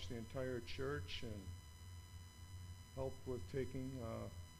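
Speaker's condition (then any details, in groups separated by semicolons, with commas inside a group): No condition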